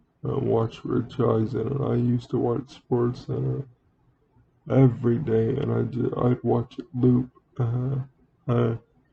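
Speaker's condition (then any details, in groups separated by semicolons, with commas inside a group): Cerebral palsy; wheelchair user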